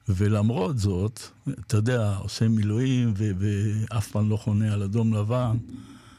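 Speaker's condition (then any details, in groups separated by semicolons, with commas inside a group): Parkinson's disease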